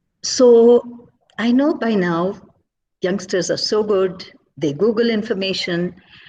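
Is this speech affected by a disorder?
No.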